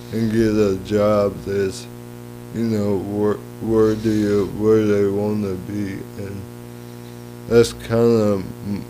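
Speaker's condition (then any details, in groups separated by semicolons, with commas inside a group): Cerebral palsy; lifelong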